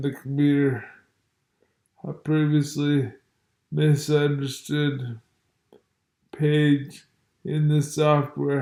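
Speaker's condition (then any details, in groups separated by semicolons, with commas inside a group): Multiple sclerosis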